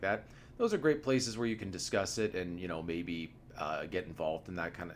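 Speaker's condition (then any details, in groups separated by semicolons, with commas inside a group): No condition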